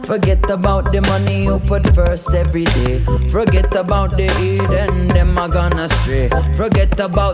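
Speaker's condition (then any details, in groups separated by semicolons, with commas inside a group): No condition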